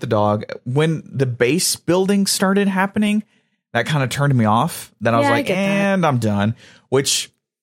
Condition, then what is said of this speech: No condition.